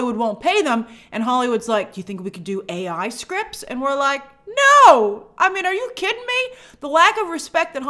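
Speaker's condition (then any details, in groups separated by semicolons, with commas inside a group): No condition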